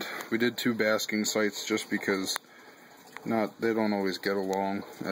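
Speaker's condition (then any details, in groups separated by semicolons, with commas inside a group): No condition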